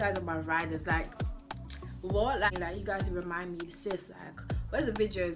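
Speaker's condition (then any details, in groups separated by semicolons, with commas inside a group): No condition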